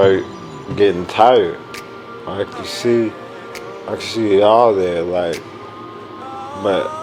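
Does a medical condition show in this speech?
Yes: ALS; speech progressively lost.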